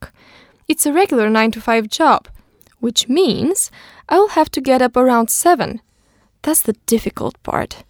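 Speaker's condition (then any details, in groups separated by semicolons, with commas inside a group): No condition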